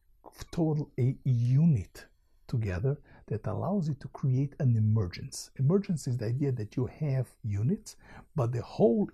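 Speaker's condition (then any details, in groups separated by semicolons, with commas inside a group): No condition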